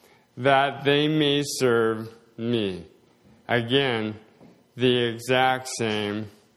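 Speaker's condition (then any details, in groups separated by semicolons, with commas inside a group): Slowed speech, swallowing problems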